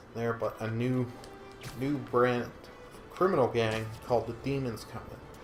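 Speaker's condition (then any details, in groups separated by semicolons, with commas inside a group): No condition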